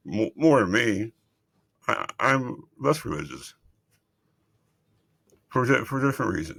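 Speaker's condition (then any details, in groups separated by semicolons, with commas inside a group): Multiple system atrophy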